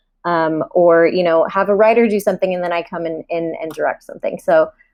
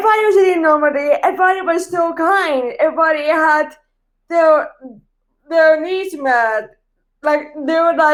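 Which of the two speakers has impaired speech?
The second: cerebral palsy.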